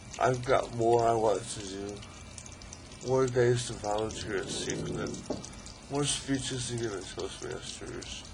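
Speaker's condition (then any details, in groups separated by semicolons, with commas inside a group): ALS; still able to talk, articulate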